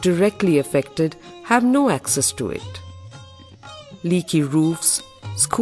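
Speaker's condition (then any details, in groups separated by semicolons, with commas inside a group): No condition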